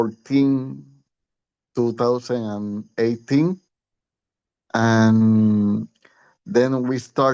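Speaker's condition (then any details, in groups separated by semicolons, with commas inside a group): Cerebral palsy; since five months old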